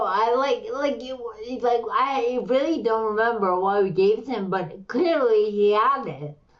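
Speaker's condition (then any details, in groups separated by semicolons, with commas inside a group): Slurred speech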